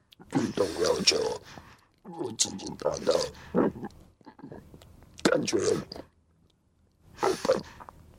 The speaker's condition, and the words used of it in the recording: Laryngectomy. 他非常厉害，他花了很长的一段时间呢，学习所谓的食道语，就是用这个嗯、呃、空气震动的原理让。